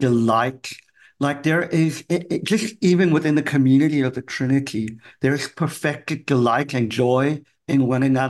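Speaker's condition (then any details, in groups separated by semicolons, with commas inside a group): Cleft palate; congenital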